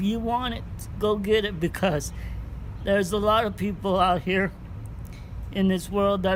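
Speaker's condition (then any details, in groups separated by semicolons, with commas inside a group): Cerebral palsy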